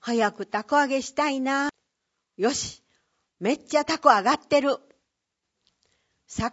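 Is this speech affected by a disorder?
No.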